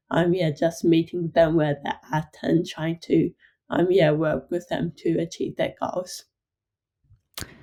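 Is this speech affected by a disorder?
Yes: ataxic cerebral palsy.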